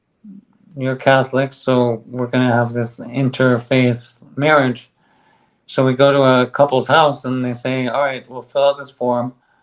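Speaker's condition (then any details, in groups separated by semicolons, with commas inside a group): ALS; on drug, stronger bite, speaks better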